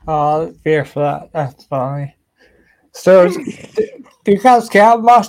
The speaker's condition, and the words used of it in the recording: Ataxia. And so I tell people that on my show, I learned now that I tend to slur a bit.